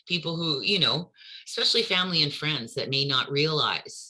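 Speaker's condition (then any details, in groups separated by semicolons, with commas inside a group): No condition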